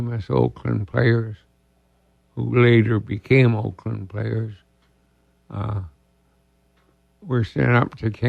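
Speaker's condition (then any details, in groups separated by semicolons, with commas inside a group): ALS; diagnosed about two years ago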